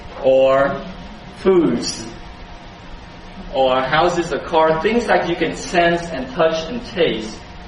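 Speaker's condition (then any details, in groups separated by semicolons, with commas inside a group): No condition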